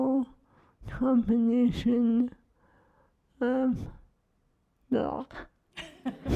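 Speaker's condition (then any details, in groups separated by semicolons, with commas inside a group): ALS; feeding tube; swallowing lost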